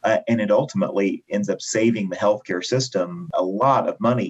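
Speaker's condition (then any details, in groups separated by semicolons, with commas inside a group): No condition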